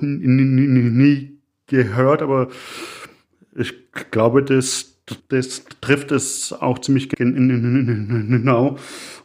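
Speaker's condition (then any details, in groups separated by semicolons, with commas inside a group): Stuttering; lifelong stuttering since early childhood, late start of speaking, early trouble telling sch sounds apart, past therapies; stronger today than usual, fluctuates with better phases, always clearly audible; hard blocks, repetitions of words and syllables, frequent äh fillers; repeated sounds, repeated words, prolonged sounds, blocks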